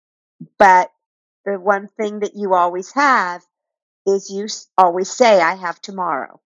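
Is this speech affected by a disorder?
No.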